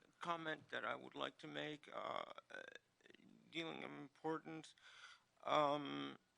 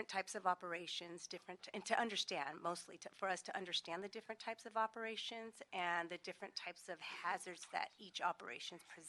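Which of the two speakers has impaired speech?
The first: cerebral palsy; needs ramps.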